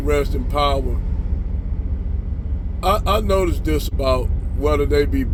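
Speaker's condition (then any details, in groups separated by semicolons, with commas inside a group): No condition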